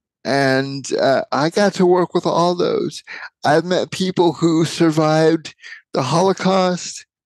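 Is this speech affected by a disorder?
Yes: cerebral palsy.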